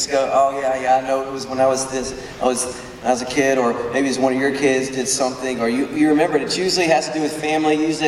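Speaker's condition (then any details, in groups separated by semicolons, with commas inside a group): No condition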